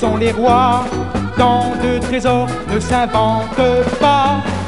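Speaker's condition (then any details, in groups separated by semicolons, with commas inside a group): No condition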